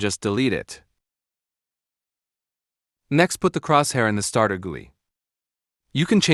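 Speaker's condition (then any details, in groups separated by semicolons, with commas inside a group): No condition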